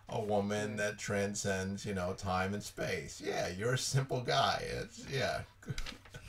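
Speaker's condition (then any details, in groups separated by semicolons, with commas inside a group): No condition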